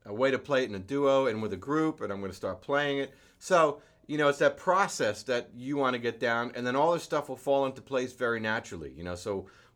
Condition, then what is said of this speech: No condition.